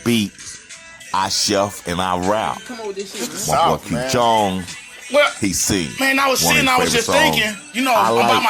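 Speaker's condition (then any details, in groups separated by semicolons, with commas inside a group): No condition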